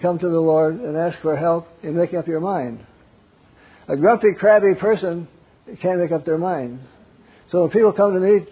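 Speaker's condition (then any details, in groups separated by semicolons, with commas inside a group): Parkinson's; wakes up around 3 am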